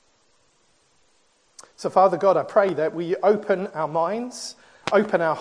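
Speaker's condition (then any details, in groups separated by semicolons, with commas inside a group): No condition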